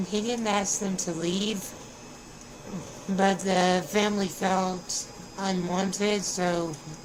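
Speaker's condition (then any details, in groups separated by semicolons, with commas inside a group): Spinal muscular atrophy; tongue constantly vibrating since infancy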